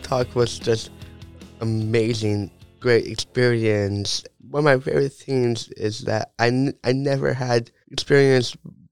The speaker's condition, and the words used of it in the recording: Down syndrome. I just I have a natural gift in talking.